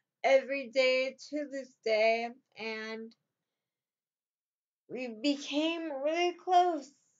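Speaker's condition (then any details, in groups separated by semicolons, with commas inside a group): Cerebral palsy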